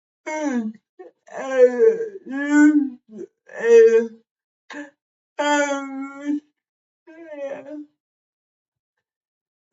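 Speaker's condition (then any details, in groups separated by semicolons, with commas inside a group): Cerebral palsy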